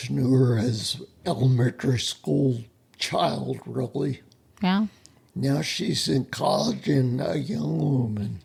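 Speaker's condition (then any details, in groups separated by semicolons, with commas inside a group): Spinocerebellar ataxia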